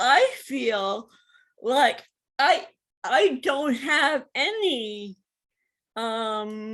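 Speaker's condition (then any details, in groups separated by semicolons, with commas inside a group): Cerebral palsy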